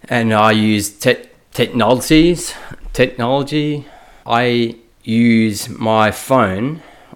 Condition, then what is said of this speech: Aphasia. And I guess I have ongoing issues, uh, e.g., my speech aphasia,